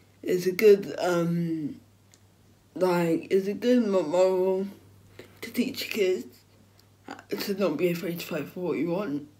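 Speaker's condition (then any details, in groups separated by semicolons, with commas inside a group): Cerebral palsy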